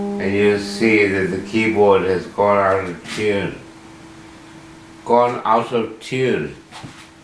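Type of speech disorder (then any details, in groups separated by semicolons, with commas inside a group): Slurred speech; drug-induced slurred speech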